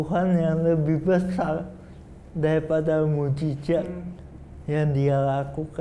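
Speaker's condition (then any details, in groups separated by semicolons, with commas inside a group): Cerebral palsy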